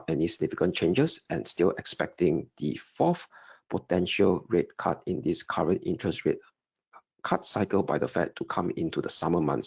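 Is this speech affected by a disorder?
No.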